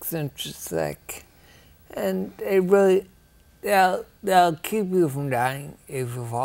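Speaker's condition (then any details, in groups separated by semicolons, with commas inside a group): Ataxia; rare, progressive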